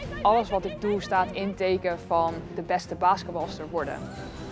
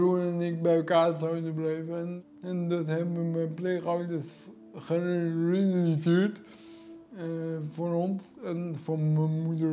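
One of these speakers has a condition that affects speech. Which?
The second: cerebral palsy; brain damage, left hand affected; some difficulty talking.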